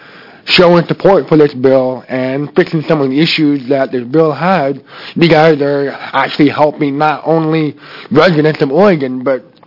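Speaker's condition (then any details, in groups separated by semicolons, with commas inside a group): Deafness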